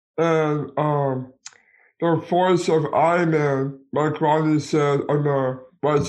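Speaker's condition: Down syndrome

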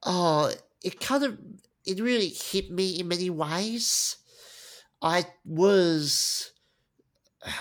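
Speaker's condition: Stuttering; stutters during this recording, apologises for stuttering; prolonged sounds

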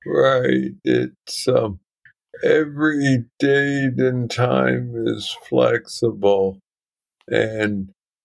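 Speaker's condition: Parkinson's disease, young onset; deep brain stimulation implant

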